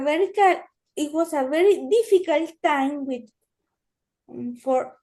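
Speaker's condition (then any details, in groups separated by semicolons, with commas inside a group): Cerebral palsy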